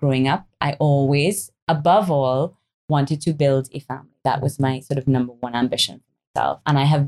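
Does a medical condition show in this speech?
No.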